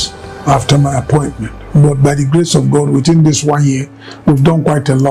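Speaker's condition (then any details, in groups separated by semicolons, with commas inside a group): No condition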